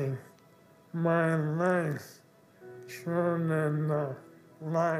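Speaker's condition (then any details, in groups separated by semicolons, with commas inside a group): ALS; later stage of disease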